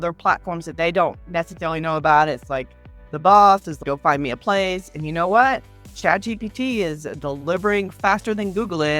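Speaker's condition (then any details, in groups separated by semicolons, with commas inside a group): No condition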